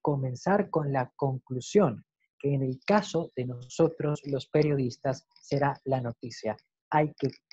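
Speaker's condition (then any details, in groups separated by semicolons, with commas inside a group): No condition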